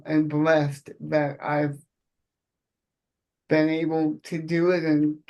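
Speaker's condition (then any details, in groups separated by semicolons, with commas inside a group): Cerebral palsy; present from birth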